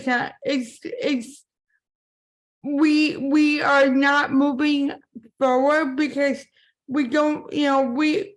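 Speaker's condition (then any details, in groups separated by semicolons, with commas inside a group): Cerebral palsy; impaired speech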